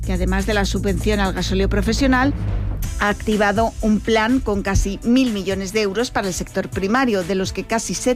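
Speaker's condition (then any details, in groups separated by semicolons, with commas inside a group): No condition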